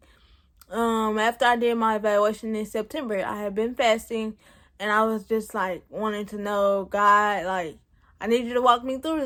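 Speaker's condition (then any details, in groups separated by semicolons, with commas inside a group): Cerebral palsy; present since birth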